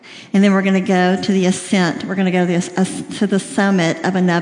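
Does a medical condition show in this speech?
Yes: cleft lip and palate, severe.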